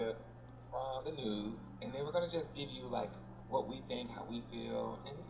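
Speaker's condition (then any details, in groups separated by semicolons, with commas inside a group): No condition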